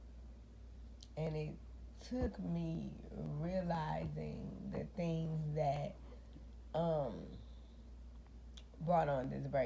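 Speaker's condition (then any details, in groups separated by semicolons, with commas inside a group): Cerebral palsy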